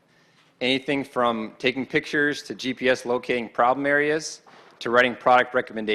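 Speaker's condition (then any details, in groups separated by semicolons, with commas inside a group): No condition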